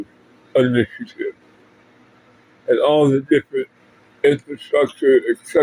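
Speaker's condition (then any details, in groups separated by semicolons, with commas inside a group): Parkinson's; speech impediment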